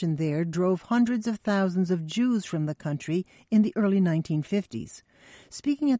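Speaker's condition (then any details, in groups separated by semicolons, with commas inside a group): No condition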